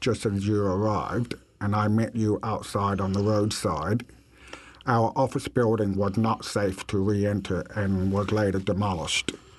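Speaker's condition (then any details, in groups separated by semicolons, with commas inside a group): Deafness; attended Atlanta Speech School and Druid Hills High School in America until 16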